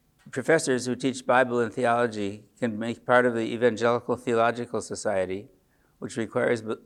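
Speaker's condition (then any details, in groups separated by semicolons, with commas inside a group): Parkinson's disease; age 74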